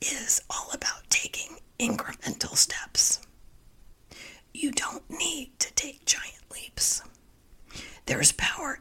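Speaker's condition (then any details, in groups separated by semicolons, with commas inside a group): Spasmodic dysphonia; voice sounds like laryngitis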